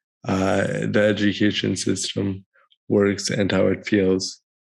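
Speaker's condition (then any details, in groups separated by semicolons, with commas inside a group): Cerebral palsy; present from birth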